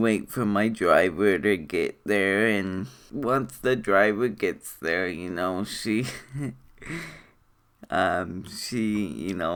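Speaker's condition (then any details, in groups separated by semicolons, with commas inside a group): Cerebral palsy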